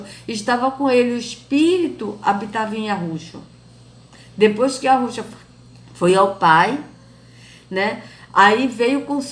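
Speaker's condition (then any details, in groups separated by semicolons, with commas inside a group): No condition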